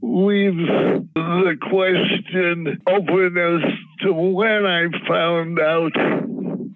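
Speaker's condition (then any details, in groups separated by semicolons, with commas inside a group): Parkinson's disease; preferred by tincture dropper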